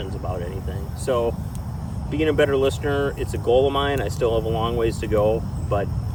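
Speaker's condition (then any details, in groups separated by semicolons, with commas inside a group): No condition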